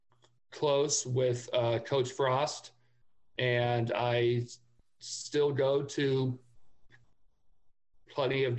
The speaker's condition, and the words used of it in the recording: Stuttering. Like there are plenty of times where when I'm having a conversation with someone that I just met, I will tell them that, sorry, I have a stutter.